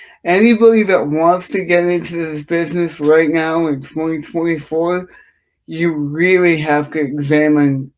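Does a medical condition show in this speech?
Yes: cerebral palsy; from birth.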